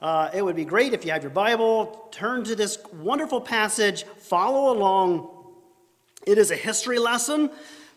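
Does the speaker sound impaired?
No.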